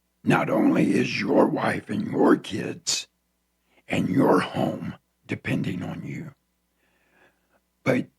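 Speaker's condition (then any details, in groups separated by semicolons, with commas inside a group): Throat cancer; tracheostomy tube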